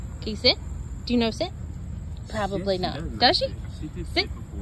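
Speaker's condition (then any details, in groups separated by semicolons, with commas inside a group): No condition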